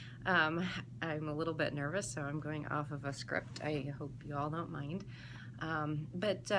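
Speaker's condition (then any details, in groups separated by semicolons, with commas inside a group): No condition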